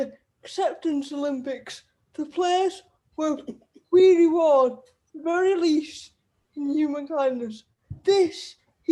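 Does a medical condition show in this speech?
Yes: cerebral palsy; wheelchair user.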